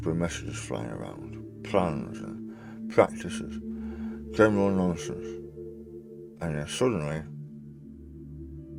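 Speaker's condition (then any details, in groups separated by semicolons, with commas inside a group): Tongue cancer surgery; stage 4 tongue cancer, major operation, radiotherapy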